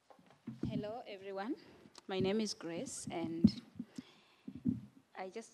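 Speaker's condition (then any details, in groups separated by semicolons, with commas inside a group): No condition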